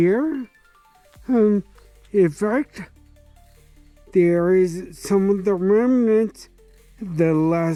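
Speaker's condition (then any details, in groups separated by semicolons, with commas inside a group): Traumatic brain injury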